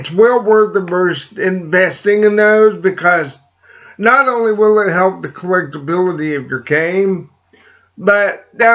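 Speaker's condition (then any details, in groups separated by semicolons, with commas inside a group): Cerebral palsy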